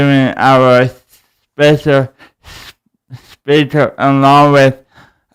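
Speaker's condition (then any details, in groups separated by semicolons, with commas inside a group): Cerebral palsy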